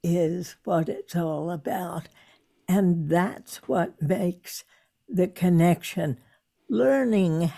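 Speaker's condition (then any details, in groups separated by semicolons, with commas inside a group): Spasmodic dysphonia; Portland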